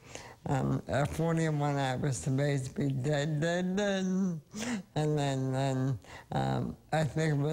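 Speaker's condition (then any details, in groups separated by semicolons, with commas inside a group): ALS; more than 25 years since onset, uses cannabis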